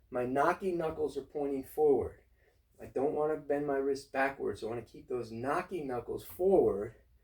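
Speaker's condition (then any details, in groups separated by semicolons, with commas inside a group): No condition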